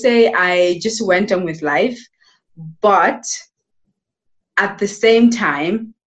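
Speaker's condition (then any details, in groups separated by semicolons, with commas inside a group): Stuttering; sometimes intense, blocks with getting stuck and unable to get words out; about three months of fluency program with Michael Williams, improved, pausing and breathing techniques; trouble introducing self fluently, nervous in new speaking situations; blocks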